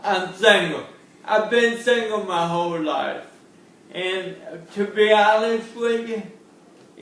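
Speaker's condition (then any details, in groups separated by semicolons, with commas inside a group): Cerebral palsy; cerebral palsy from birth; 44 years old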